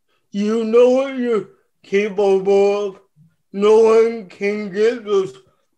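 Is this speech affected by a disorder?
Yes: cerebral palsy; ongoing gym workouts.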